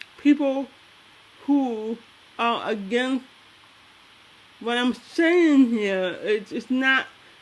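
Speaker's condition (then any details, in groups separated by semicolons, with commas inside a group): Cerebral palsy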